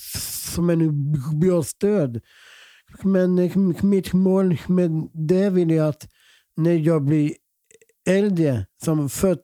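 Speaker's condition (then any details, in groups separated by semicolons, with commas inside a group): Down syndrome; present from birth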